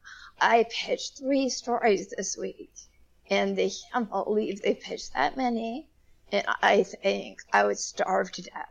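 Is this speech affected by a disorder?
Yes: spasmodic dysphonia; voice cracking, may sound nervous, injections caused muteness for a month then very soft voice.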